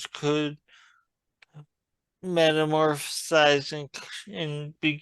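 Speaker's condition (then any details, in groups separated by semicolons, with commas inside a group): Traumatic brain injury; traumatic, hit by car, three-week coma; about 10 years since injury, recovering; relearned swallowing and breathing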